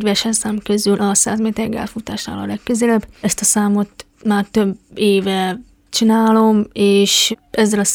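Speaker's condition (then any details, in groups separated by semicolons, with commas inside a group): Deafness; congenital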